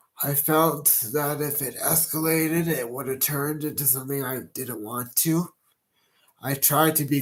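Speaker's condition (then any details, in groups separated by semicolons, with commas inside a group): Cerebral palsy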